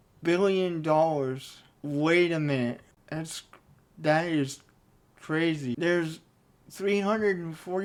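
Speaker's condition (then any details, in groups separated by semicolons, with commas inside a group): Cerebral palsy; only one hand usable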